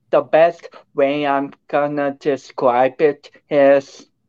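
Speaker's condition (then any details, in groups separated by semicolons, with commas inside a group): Cerebral palsy; affects speech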